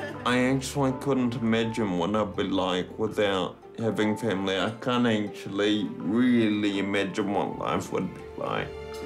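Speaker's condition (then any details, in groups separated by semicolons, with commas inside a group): Friedreich's ataxia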